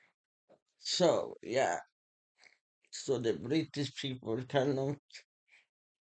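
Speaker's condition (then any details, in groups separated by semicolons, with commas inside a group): Muscular Parkinson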